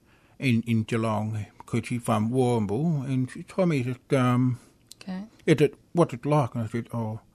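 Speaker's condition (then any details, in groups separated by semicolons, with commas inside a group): Hearing loss with cochlear implants; asks others to speak slowly, struggles when people talk quickly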